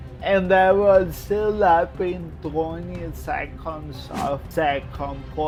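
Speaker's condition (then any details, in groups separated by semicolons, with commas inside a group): Cerebral palsy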